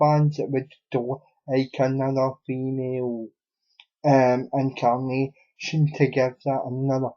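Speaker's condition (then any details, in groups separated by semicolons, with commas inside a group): Cerebral palsy; unable to walk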